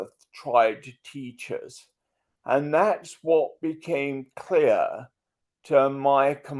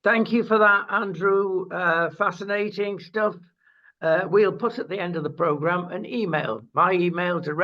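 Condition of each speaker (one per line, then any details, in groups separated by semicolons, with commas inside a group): Multiple sclerosis; wheelchair user, cannot walk, recently hospitalized
No condition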